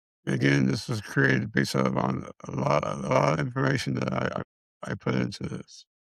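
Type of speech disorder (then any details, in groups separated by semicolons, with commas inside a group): Dysarthria; multiple system atrophy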